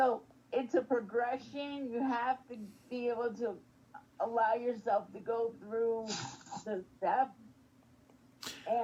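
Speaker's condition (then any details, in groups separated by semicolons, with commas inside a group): Spastic quadriplegic cerebral palsy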